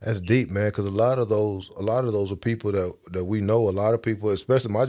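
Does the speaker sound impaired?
No.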